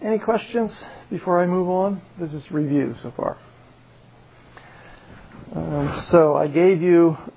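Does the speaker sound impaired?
No.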